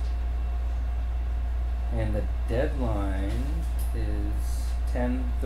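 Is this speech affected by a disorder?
No.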